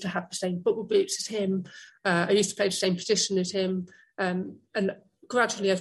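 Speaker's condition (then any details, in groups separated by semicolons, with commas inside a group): Deafness; deafness diagnosed at age four, missed conversations and struggled with schoolwork from teenage years; hearing aids or cochlear implant, others often unaware of deafness during play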